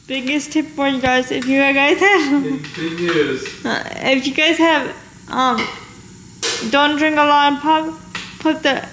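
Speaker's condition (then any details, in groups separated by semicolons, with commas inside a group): Cerebral palsy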